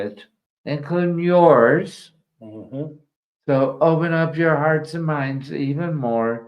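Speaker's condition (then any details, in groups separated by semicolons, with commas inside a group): ALS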